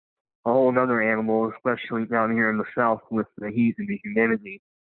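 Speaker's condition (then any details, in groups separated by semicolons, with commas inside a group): Cleft lip and palate; congenital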